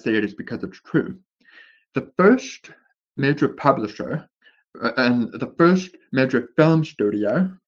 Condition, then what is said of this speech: Deafness. So the way that I'm speaking to you now is the product of years of speech therapy